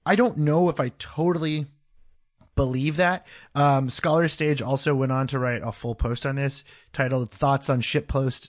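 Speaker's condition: No condition

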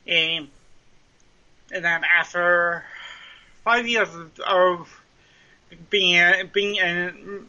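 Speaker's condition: Cerebral palsy; mild form, lifelong since childhood, trouble writing, slow running, mile took 21 minutes, school accommodations; speech impediment present during recording; sounds like Wendy's drive-through speaker box, may sound drunk

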